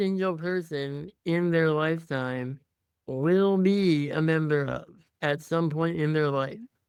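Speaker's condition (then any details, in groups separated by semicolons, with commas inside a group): Muscular dystrophy; tracheostomy for breathing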